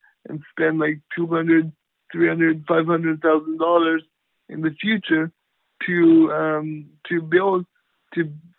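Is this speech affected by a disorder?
Yes: cerebral palsy; uses voice very well, Siri voice texting on iPhone works with practice, sometimes misrecognized words.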